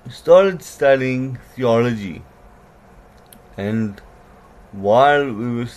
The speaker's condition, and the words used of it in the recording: Cerebral palsy. I bet many of you thought that I maybe had a drink before I do every podcast, but I don't.